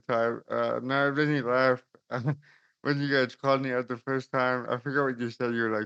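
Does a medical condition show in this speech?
Yes: cerebral palsy; since birth.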